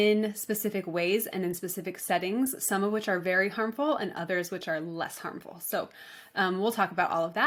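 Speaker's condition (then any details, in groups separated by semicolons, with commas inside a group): No condition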